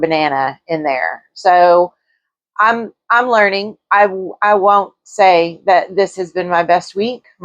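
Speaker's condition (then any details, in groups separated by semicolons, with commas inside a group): No condition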